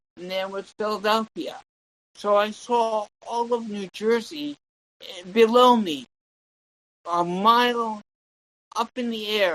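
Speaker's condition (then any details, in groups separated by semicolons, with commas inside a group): Cerebral palsy; tongue and legs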